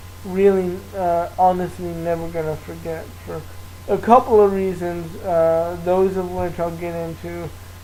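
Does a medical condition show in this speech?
Yes: cerebral palsy.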